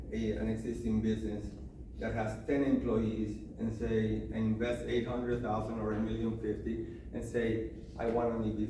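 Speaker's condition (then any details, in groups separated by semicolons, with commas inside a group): No condition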